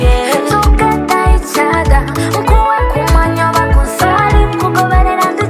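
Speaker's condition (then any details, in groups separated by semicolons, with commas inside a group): No condition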